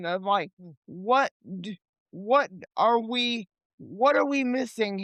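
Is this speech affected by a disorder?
Yes: cerebral palsy; lifelong wheelchair user.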